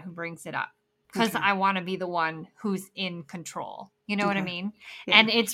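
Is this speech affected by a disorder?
Yes: bilateral cleft lip and palate; congenital bilateral cleft lip and palate.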